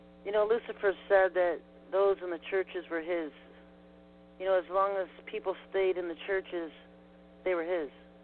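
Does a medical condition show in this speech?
No.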